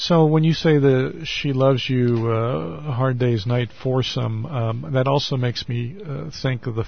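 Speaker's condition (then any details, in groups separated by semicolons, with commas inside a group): No condition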